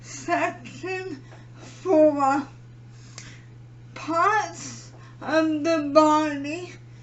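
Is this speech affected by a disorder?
Yes: cerebral palsy; premature birth.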